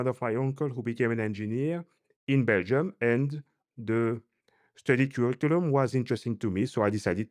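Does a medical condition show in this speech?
No.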